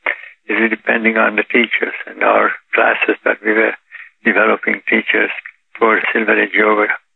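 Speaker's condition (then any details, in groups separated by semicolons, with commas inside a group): Parkinson's disease; age 84, symptoms not detectable by others, daily yoga (teaches 2 hours, practices 1 hour), walks 3 miles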